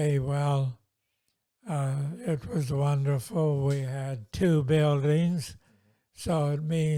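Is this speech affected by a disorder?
Yes: multiple sclerosis.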